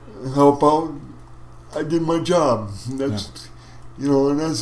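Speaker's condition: Cerebral palsy; wheelchair for mobility

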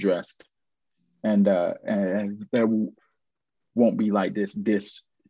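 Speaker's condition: Stuttering; lifelong stutter, aware of it from about age 4; once felt unable to make sales or phone calls; repeated sounds, blocks

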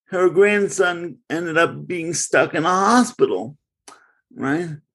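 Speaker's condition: Cerebral palsy; Connecticut

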